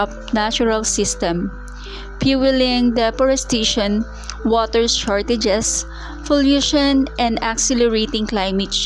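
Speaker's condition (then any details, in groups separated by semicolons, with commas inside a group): No condition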